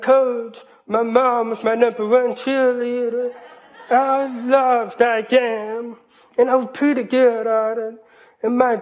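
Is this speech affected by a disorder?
Yes: hearing loss, cochlear implant; cochlear implant at 12, speech therapy.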